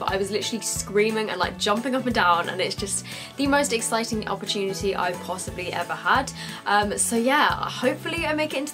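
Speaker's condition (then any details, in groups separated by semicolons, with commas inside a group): No condition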